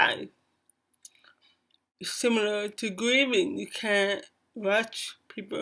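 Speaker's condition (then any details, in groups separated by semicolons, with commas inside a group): Cerebral palsy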